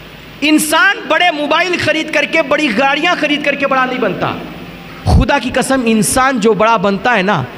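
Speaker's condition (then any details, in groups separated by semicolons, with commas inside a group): No condition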